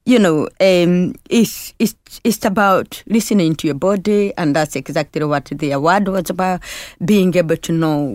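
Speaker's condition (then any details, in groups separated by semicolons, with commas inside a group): Deafness (Usher syndrome); born deaf, Usher syndrome affecting hearing and sight, retinitis pigmentosa, diagnosed late after growing up deaf; did not speak well while growing up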